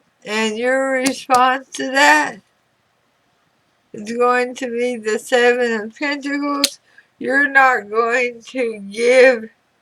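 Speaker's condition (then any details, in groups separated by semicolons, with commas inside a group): Throat cancer radiation damage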